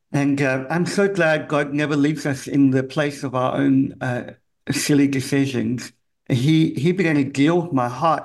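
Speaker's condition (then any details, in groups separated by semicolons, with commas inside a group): Cleft palate; congenital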